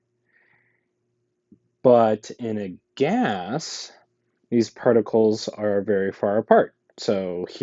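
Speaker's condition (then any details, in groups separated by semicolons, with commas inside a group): No condition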